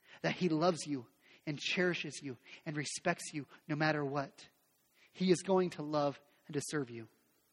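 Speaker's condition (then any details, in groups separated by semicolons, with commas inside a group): No condition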